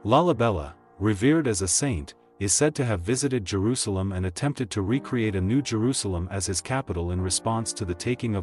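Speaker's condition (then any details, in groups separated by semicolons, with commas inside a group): No condition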